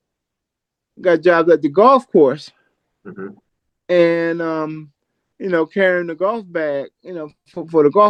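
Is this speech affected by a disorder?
Yes: cerebral palsy; from birth.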